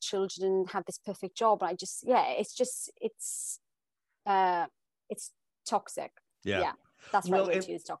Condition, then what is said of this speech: Stuttering. I trained to be an actress, but because I have a stammer, even though I'd never stammered on stage, in the audition process was excruciating.